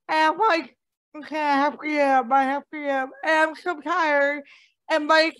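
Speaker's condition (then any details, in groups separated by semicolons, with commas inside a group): Cerebral palsy; impaired speech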